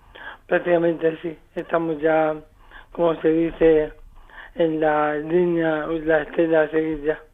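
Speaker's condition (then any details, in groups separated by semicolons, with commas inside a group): Amyotrophic lateral sclerosis; still able to attempt climb of Picu Urriellu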